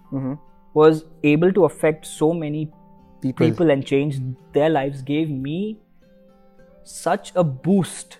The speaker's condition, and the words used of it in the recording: Stuttering. Like now, this discussion that I'm having with you, I'm not yet told that word because I know that I can't say it.